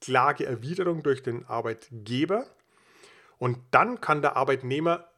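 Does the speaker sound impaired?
No.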